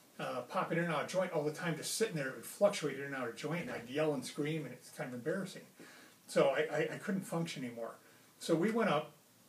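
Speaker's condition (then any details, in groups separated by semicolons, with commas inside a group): No condition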